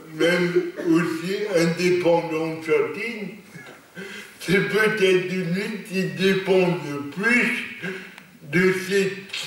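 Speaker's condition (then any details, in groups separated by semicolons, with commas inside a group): Cerebral palsy; lifelong, non-progressive; stable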